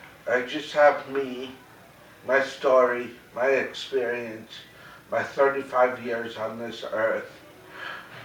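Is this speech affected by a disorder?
Yes: cerebral palsy, mild; mainly affects speech.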